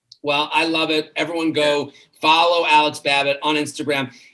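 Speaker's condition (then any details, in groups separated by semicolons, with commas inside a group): No condition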